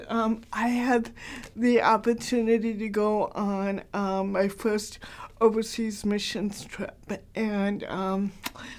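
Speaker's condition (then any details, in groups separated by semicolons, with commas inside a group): Cerebral palsy, mild; hard to understand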